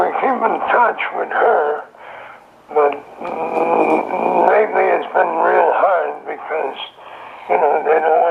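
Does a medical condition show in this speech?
Yes: throat cancer.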